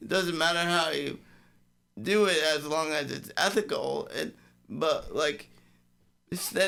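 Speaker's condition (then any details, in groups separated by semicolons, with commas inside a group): Cerebral palsy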